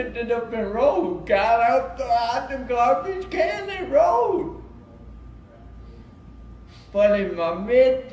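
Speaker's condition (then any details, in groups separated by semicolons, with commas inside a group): Cerebral palsy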